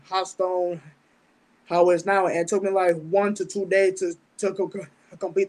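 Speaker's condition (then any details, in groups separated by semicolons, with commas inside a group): Stuttering; mild speech impediment with stutter since about age ten; certain words don't come out; repeated sounds, prolonged sounds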